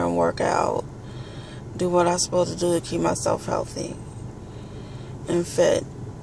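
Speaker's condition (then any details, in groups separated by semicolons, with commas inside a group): Brain injury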